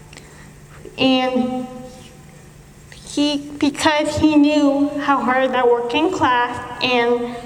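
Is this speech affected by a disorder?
Yes: cerebral palsy; speech.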